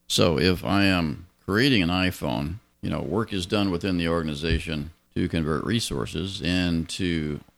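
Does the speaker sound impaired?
No.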